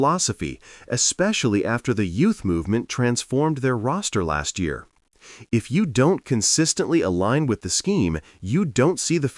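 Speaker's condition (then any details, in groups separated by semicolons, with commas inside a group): No condition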